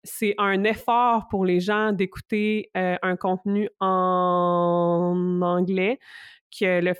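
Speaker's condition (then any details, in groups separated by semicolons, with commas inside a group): Stuttering; adult who stutters; stuttering moment during greeting, held back and stopped, could not reproduce it after; prolonged sounds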